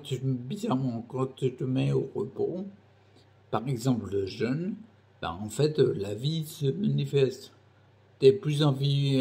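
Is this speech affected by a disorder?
Yes: primary progressive multiple sclerosis.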